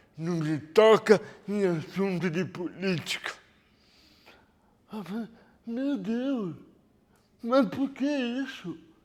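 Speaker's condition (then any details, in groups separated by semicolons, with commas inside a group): Cerebral palsy; lack of oxygen at birth, premature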